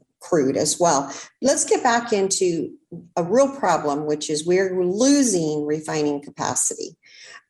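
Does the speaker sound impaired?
No.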